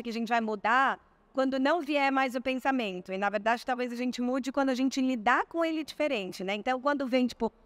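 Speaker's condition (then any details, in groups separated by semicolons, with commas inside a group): No condition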